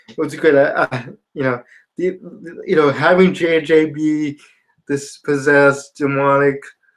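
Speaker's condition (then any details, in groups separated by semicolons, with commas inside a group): Spastic quadriplegia cerebral palsy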